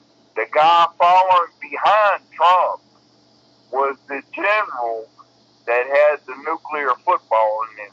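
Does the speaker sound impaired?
Yes: cerebral palsy; bedbound.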